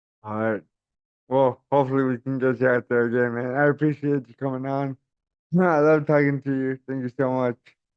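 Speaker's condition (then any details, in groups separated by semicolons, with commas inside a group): Cerebral palsy; caused by stroke at birth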